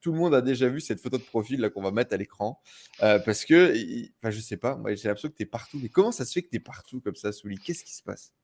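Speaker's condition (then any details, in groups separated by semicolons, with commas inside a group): No condition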